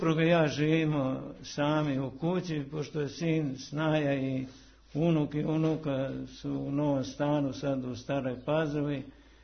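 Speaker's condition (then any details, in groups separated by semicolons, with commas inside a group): Parkinson's disease; converses normally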